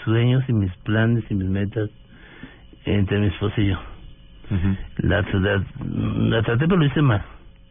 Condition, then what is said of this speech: Parkinson's disease. Que me vieran, que, como tengo la voz ahora que a veces me tiembla, a veces mm.